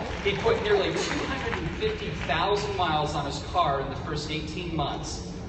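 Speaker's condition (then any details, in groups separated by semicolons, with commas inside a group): No condition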